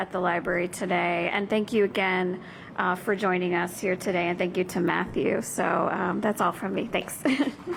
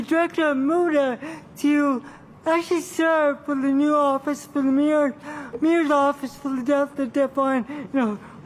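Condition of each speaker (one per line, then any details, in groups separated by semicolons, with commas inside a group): No condition
Cerebral palsy; from birth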